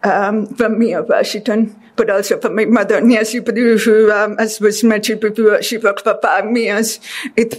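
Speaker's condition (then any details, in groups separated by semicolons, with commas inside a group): Deafness; deaf since childhood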